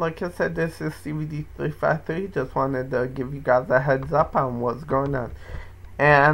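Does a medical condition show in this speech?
Yes: cerebral palsy.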